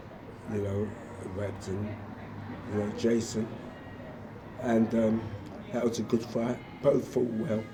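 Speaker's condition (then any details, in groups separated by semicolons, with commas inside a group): Motor neurone disease; affects muscles and nervous system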